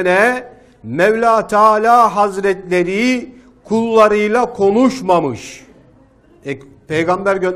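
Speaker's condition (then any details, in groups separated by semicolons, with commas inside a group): No condition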